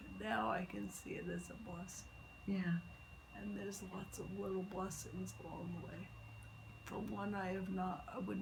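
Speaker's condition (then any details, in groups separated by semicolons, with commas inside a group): Multiple sclerosis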